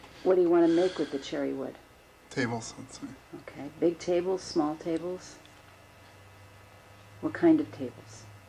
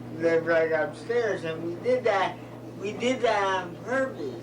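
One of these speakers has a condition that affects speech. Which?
The second: cerebral palsy; diagnosed in childhood; speech therapy two years before kindergarten.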